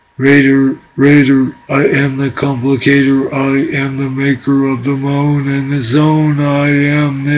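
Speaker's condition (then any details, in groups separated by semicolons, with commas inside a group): Brain injury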